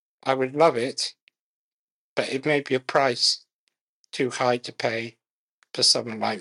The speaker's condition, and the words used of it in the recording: Muscular dystrophy. So I can control devices with my voice.